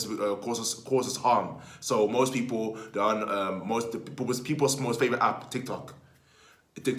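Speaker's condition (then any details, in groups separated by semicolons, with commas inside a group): No condition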